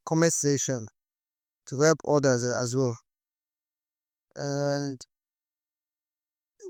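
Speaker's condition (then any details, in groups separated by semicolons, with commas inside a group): No condition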